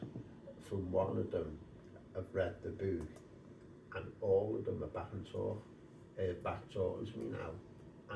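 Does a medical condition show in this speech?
No.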